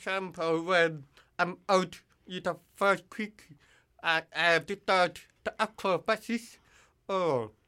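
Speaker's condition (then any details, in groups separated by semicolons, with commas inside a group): Hearing loss with cochlear implant; formerly hearing aids, water-resistant cochlear implant on ear hook, hears only nearby speakers; cannot judge own voice, distorted when yelling at high volume, relies on others' volume feedback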